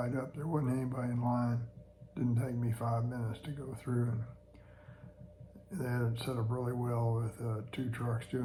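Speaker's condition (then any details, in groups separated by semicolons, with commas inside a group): Parkinson's disease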